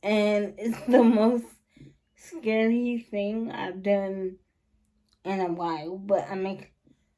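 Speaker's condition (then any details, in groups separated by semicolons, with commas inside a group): Cerebral palsy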